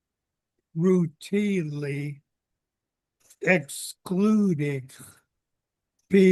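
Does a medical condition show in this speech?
Yes: ALS; seventh year of disease.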